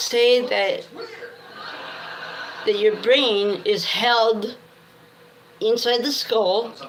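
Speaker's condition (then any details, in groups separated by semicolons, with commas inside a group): Cerebral palsy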